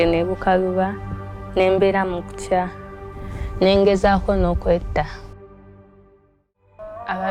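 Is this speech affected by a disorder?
No.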